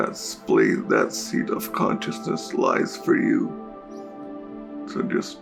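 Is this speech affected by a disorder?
Yes: cerebral palsy; diagnosed at birth.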